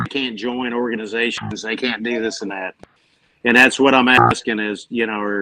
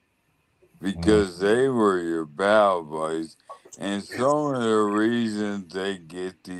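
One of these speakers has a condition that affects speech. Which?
The second: ALS; one leg affected, leg brace; no control of that leg.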